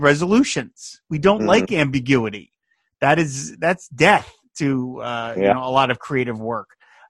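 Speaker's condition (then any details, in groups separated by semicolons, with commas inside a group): No condition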